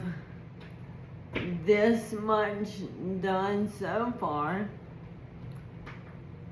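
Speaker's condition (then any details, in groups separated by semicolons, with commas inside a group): ALS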